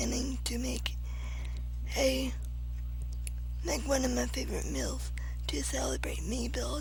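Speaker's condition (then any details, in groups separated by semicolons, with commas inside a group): Cerebral palsy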